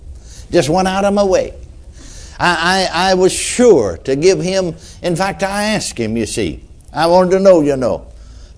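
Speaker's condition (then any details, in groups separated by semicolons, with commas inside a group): No condition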